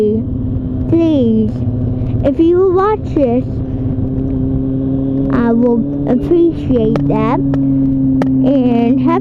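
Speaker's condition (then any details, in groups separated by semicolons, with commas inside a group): Cerebral palsy; affects legs; age 8, leg surgery upcoming, wheelchair planned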